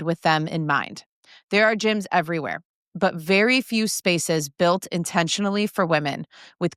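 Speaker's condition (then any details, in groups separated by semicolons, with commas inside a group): No condition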